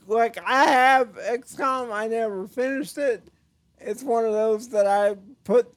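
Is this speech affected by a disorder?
Yes: cerebral palsy; chronic pain.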